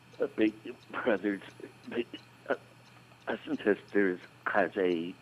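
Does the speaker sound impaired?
Yes: stuttering; stuttering since grade one or two, lifelong, now about 70; still stutters, takes phone calls about stuttering, makes many personal calls; stutters openly, accepts stuttering as part of self; here blocks.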